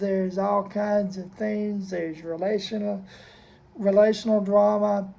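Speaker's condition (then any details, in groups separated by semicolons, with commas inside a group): Cerebral palsy; spasticity, muscle stiffness, baclofen pump; baclofen pump eases stiffness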